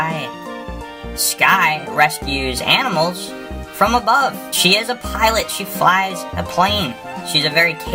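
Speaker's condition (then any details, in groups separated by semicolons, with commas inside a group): No condition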